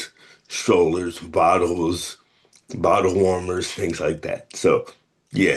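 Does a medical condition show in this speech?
Yes: cerebral palsy, spastic.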